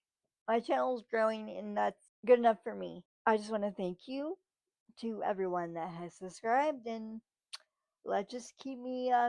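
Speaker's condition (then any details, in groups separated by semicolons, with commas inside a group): Cerebral palsy, spastic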